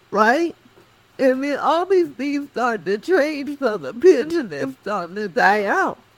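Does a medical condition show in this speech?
Yes: cerebral palsy; speech affected, employers reluctant to hire because of speech.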